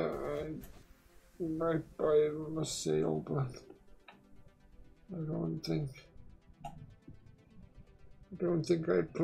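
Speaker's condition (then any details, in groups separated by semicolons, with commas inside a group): Quadriplegic cerebral palsy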